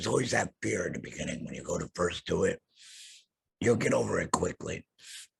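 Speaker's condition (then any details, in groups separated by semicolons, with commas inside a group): Laryngectomy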